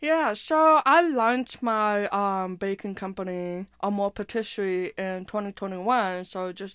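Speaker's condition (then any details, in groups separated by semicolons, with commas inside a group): Hearing impairment with speech impairment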